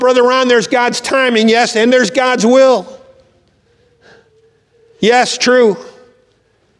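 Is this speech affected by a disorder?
No.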